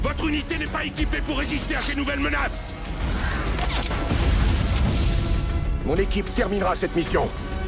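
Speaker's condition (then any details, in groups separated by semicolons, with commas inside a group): No condition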